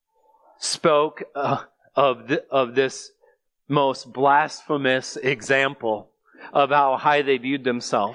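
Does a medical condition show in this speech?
No.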